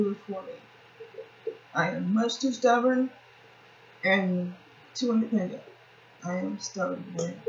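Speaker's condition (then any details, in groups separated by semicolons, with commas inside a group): Cerebral palsy; since childhood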